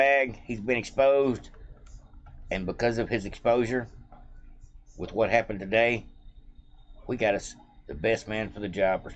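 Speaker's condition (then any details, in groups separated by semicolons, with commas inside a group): No condition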